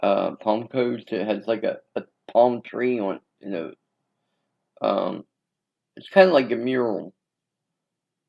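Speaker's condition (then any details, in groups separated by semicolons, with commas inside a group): Cerebral palsy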